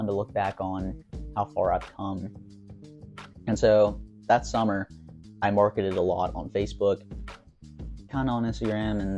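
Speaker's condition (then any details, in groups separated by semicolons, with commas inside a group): No condition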